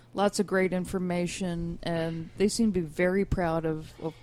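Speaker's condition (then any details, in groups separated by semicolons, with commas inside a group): No condition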